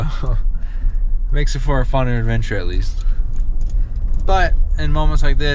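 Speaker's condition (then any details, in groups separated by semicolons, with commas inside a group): No condition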